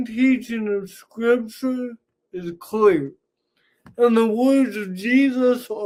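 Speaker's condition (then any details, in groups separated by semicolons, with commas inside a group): Cerebral palsy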